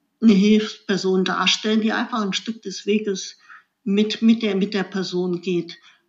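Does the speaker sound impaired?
Yes: cleft lip and palate; congenital cleft lip, jaw and palate, infant feeding problems, 16 operations by age 18, facial scars; paralysis from showjumping fall near age 20, C3-C6 fractures, front neck plate, four rear screws; after accident five months tube feeding, saliva swallowing not allowed, later esophagus surgery.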